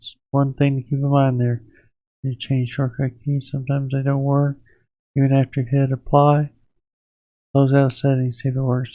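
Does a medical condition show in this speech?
Yes: Parkinson's disease.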